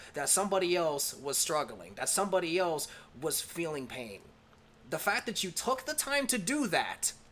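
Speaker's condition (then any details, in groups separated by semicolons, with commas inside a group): No condition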